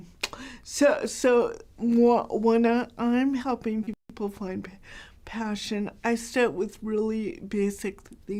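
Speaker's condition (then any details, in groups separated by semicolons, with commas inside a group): Cerebral palsy, mild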